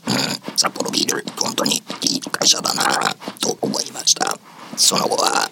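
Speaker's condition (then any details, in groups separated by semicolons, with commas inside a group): Laryngectomy, esophageal speech; improves with practice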